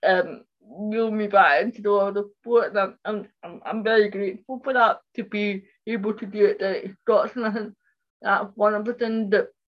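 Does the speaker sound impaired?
Yes: cerebral palsy; left side affected, walking and dexterity difficulties, profoundly deaf, tightens easily, riding for disabled 15 years; accident injuries four years ago, painful leg, struggles walking, on medication, no longer breathless; speech impairment.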